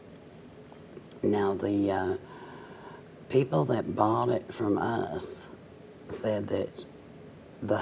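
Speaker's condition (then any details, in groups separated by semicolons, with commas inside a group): Cerebral palsy, mild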